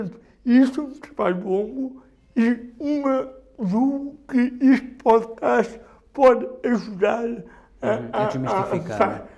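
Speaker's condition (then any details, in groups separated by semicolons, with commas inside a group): Cerebral palsy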